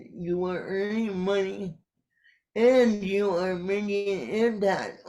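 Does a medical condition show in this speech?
Yes: cerebral palsy; caused by brainstem aneurysm.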